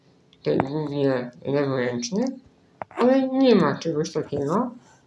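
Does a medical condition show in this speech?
Yes: spinal muscular atrophy; nervous system disease preventing muscle building.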